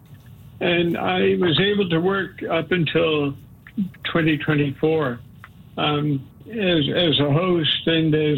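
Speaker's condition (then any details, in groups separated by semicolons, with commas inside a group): Parkinson's disease; underwent deep brain stimulation, heavy medication doses caused dyskinesia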